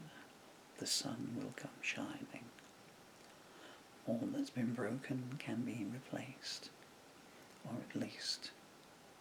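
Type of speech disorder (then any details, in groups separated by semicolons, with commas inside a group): Bulbar dysarthria; progressive bulbar palsy (MND)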